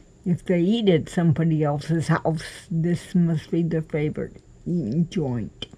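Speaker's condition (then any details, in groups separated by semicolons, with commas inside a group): Cerebral palsy; cannot walk, crawls to get around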